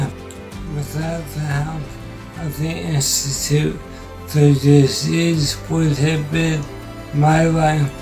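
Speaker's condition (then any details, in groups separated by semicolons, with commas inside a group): Amyotrophic lateral sclerosis; progressive; about five years since diagnosis, investigational treatment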